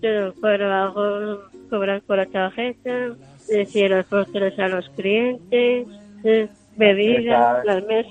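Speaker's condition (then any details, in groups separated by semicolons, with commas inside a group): Down syndrome; genetic cause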